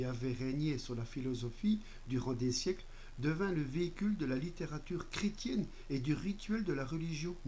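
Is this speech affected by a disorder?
No.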